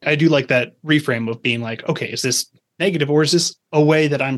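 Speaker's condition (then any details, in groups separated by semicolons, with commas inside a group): No condition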